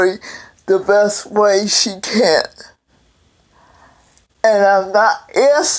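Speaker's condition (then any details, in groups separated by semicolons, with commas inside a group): Cerebral palsy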